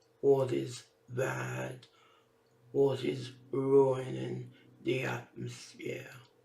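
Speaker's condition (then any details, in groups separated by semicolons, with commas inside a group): Facial palsy; can barely hear own speech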